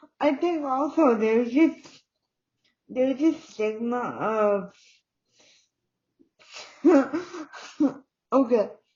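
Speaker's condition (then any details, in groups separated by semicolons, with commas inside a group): Cerebral palsy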